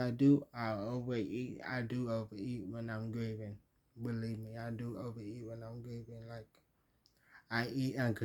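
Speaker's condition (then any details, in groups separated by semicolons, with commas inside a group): Traumatic brain injury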